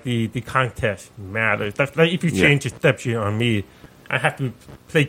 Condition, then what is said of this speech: Deafness. So I ... radio, I'll probably start off with my most obvious trait, my deaf accent.